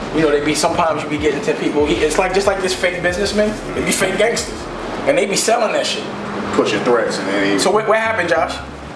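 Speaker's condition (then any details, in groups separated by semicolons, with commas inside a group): No condition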